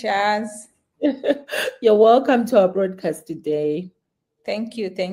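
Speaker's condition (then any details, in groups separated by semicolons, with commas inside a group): No condition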